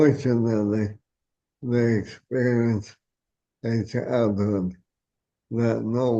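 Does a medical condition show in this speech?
Yes: ALS.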